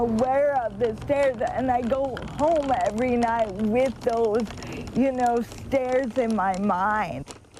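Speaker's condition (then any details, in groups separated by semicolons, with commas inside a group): Cerebral palsy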